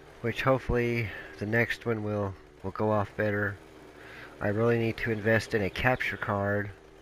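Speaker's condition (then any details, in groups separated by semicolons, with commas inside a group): No condition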